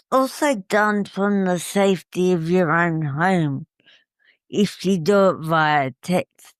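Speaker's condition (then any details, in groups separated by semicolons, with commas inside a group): Cerebral palsy; uses wheelchair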